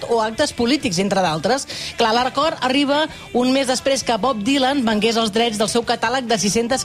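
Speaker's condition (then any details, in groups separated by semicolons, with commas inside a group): No condition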